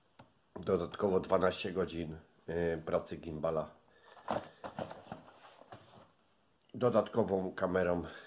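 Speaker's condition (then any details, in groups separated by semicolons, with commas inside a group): No condition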